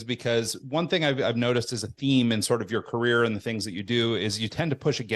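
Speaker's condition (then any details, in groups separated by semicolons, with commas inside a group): No condition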